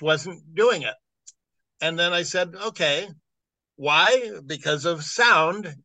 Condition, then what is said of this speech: Aphasia. The stroke has affected his ability to speak on certain topics, use numbers in conversation, and pronounce some words.